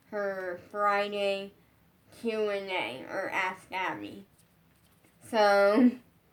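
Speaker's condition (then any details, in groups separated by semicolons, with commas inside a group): Brain injury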